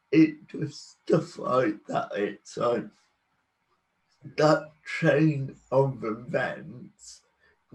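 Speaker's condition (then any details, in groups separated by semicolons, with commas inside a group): Cerebral palsy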